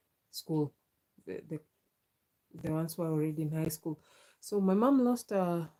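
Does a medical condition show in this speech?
No.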